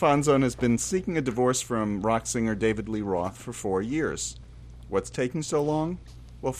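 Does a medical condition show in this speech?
No.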